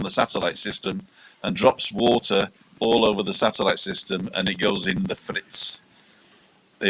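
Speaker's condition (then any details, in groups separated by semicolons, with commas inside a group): No condition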